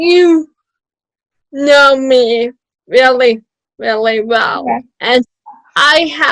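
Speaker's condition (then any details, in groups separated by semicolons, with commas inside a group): Cerebral palsy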